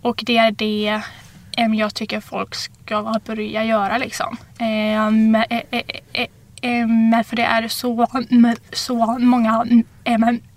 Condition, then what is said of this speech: Stuttering. Men sen kan nervositet ibland göra det liksom värre.